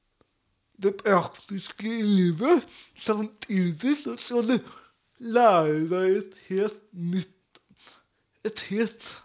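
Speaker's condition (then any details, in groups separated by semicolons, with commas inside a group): Cerebral palsy; speech difficulties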